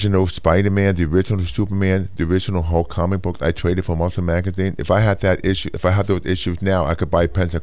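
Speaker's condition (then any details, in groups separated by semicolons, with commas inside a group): Hearing loss; congenital hearing loss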